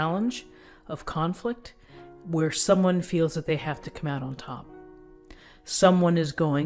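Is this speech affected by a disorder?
No.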